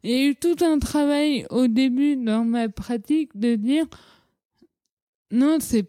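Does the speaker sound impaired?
Yes: cerebral palsy; childhood speech.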